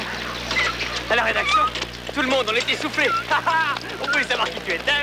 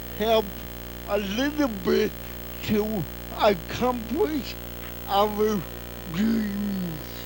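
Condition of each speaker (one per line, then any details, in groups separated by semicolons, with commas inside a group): No condition
Cerebral palsy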